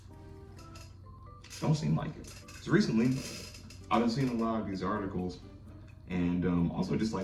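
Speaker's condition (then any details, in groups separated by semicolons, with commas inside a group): No condition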